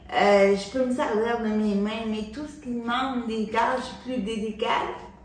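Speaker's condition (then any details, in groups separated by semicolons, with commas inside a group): Cerebral palsy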